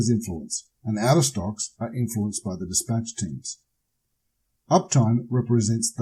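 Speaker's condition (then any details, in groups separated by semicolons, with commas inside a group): No condition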